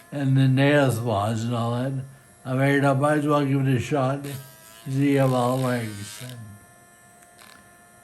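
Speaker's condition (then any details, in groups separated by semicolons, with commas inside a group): Friedreich's ataxia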